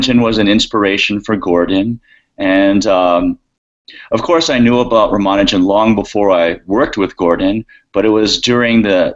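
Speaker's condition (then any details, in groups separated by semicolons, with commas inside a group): No condition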